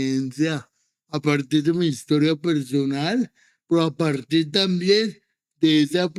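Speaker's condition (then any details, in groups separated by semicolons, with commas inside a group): Cerebral palsy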